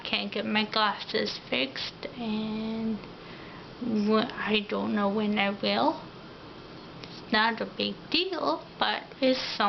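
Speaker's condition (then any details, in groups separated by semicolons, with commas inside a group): Ataxia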